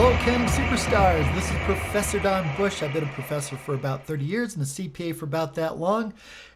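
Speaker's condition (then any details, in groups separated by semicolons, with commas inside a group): No condition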